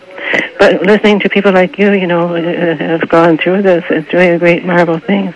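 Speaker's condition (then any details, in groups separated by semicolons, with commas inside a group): Parkinson's disease; ongoing full circle of therapy, support group, sees special psychiatrist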